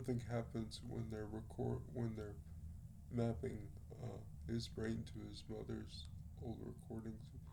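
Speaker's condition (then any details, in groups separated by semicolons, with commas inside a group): Cerebral palsy; speaks relatively well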